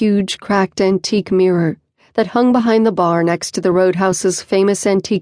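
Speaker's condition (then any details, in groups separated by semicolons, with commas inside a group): No condition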